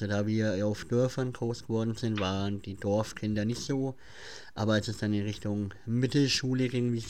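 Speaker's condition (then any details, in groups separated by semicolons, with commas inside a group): Cleft palate; speech impediment, listeners messaged that he cannot be heard, mimicked at school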